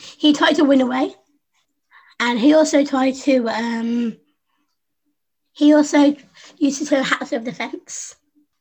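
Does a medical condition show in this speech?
Yes: Down syndrome; congenital, infant heart failure, heart surgery in infancy, stopped breathing as baby and resuscitated, chest problems, pneumonia; learned to speak by copying younger sister Susie, never stopped talking since.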